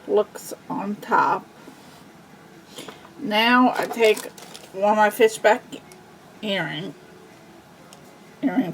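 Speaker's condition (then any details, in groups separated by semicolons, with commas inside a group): Cerebral palsy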